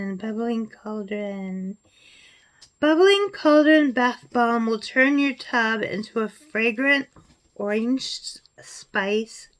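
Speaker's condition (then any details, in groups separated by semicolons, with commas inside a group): No condition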